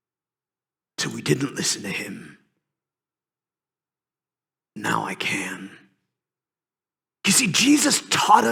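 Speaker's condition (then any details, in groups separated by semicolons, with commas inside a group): No condition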